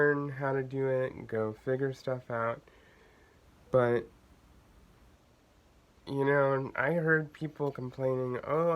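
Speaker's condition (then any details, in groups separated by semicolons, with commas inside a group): Cerebral palsy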